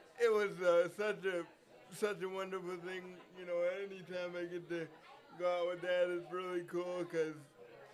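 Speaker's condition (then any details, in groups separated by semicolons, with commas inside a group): Cerebral palsy; conductive learning therapy, therapeutic horseback riding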